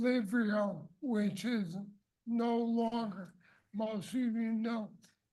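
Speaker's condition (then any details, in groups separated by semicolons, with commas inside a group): ALS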